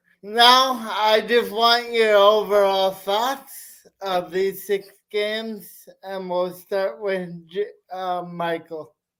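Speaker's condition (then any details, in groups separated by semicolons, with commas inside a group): Cerebral palsy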